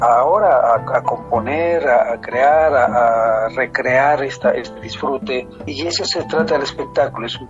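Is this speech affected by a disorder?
No.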